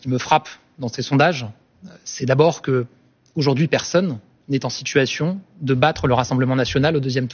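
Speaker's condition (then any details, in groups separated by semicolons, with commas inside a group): No condition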